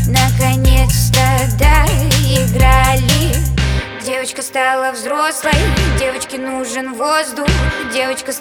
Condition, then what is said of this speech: No condition.